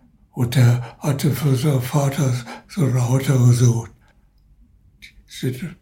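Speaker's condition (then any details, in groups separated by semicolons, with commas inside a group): Parkinson's disease; progressive worsening, arm tremor, fingers cramp, cannot turn newspaper pages, in care home, LVR neurologist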